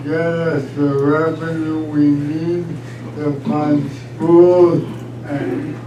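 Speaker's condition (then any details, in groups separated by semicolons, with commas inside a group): ALS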